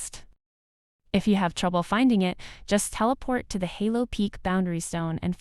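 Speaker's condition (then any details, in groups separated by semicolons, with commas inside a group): No condition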